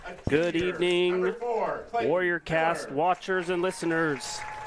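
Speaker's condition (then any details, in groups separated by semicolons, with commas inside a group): No condition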